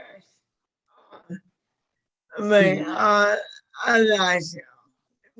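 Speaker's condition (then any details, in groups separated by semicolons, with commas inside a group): Motor neuron disease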